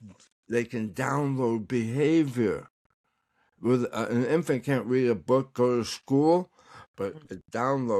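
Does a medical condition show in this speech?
Yes: tongue cancer; recovering, tongue exercises.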